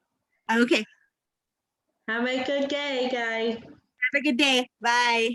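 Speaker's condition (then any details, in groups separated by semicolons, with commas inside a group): Cerebral palsy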